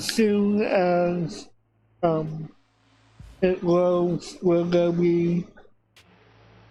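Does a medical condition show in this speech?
Yes: cerebral palsy; affects voice.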